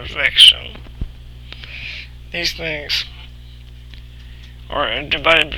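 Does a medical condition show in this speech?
Yes: cerebral palsy.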